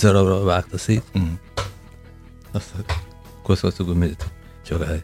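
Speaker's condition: Parkinson's disease

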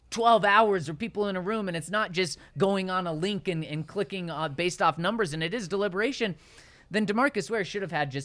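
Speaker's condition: No condition

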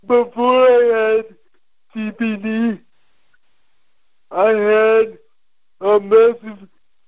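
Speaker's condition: Cerebral palsy; age 25, CBD and whole plant relax muscles, hands open better about three days

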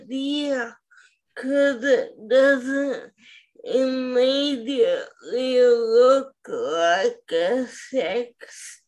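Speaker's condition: Spastic quadriplegic cerebral palsy; CP accent, sultry disability accent, listeners may need to listen closely

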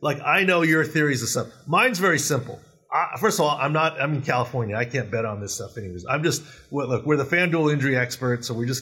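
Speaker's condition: No condition

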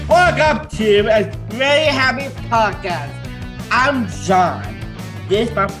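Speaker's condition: Down syndrome; does public speaking

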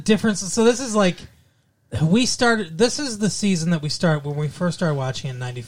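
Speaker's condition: No condition

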